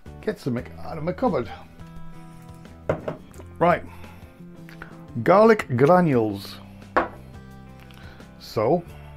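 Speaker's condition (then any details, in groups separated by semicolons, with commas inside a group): No condition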